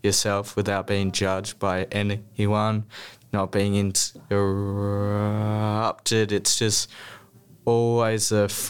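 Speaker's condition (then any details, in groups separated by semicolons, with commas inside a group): Stutter; childhood stutter, therapy grades 1-4, smooth speech at Box Hill Clinic 2 years from 14-15; prolonged sounds, blocks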